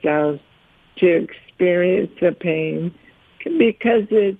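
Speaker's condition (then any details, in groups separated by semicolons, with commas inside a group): ALS; speaks more slowly than before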